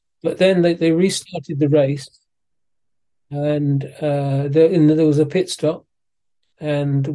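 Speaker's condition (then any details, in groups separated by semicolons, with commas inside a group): Parkinson's disease; suspected for a while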